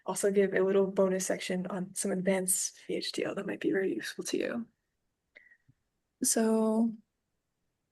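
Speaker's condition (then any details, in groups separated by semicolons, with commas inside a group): No condition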